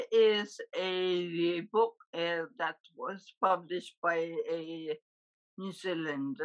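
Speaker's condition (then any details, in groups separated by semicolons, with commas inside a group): Huntington's disease; confirmed by genetic test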